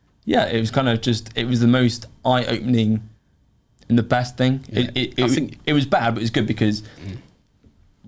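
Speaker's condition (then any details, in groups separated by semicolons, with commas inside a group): Stutter; sudden onset at age 5, woke one morning unable to speak, saw doctor, speech therapy; still has stutter; repeated sounds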